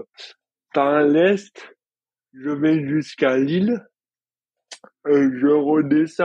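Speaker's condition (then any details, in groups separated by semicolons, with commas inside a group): Dystonia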